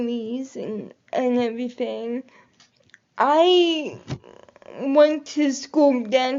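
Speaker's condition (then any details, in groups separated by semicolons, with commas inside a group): Cerebral palsy; able to articulate and speak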